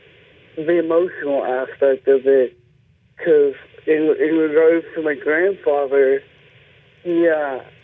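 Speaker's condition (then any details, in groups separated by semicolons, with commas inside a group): Cerebral palsy; speech impediment while growing up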